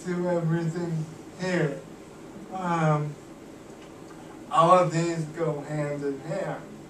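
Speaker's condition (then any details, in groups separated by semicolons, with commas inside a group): Cerebral palsy; cannot walk, uses wheelchair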